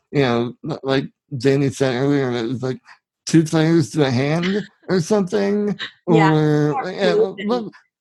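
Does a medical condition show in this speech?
Yes: spinal muscular atrophy; genetic, from birth.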